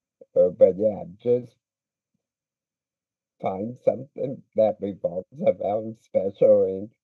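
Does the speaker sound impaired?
Yes: speech impediment; weaker-looking muscles in childhood.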